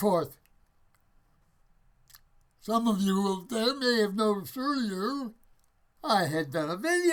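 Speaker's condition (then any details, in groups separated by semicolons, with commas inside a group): Parkinson's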